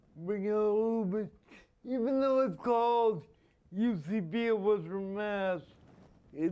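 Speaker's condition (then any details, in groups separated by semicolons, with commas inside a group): Spastic quadriplegia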